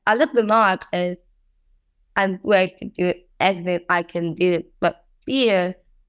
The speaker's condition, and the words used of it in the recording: Down syndrome. My big challenge is speaking clearly and politely so ...